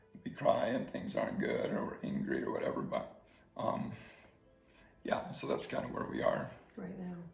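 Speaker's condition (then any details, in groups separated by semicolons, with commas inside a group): ALS; slowly progressing ALS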